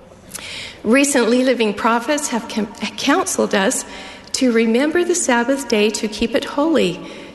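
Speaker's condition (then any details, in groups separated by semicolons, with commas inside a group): No condition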